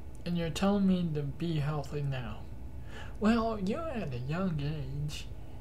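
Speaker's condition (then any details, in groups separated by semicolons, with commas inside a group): Cerebral palsy; cannot stand beyond 10 minutes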